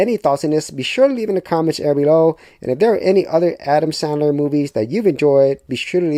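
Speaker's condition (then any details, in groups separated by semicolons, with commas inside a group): No condition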